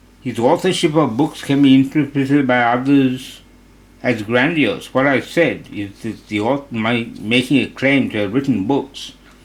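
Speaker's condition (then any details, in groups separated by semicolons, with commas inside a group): Parkinson's disease; idiopathic per hospital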